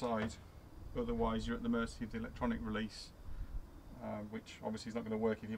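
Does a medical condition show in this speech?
No.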